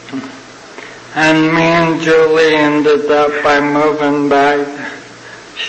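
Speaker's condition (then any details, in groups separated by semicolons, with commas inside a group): ALS (Lou Gehrig's disease); uses wheelchair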